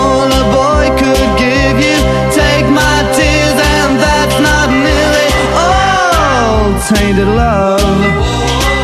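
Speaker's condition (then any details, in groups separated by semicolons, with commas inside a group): No condition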